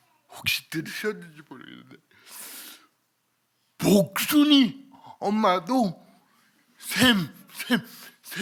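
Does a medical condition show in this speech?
Yes: cerebral palsy.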